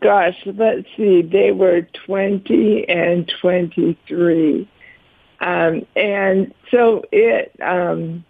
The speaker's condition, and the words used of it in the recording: ALS (motor neuron disease). You'll notice my tongue is affected, so I speak more slowly than I used to.